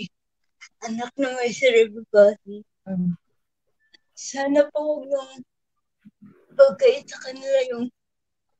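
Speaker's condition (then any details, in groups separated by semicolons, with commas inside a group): Cerebral palsy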